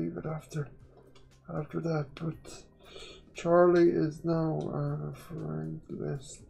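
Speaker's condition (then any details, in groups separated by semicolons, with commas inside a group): Quadriplegic cerebral palsy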